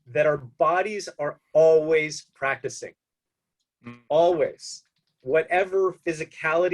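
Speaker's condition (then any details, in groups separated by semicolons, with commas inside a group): No condition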